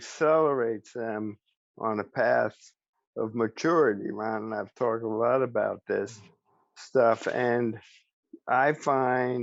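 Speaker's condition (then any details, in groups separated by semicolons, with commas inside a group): ALS; speech still preserved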